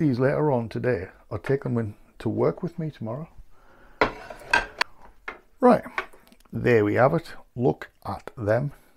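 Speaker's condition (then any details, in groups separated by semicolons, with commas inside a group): No condition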